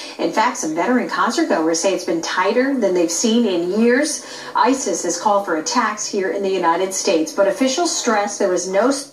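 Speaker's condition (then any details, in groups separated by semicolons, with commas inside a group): No condition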